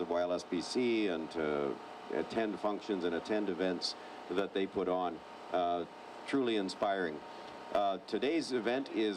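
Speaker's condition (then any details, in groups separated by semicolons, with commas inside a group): No condition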